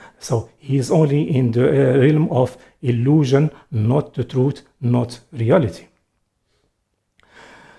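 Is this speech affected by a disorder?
No.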